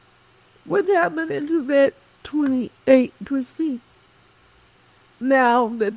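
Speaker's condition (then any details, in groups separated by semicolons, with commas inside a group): Cerebral palsy; speech affected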